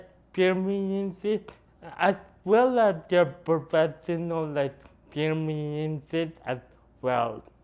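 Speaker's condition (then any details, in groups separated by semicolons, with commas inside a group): Cerebral palsy; noticeably atypical speech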